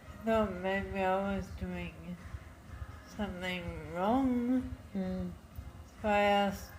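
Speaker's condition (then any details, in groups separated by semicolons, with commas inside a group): Friedreich's ataxia; diagnosed in childhood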